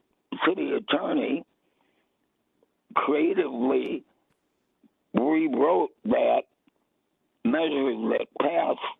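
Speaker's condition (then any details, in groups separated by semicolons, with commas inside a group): Vocal cord cancer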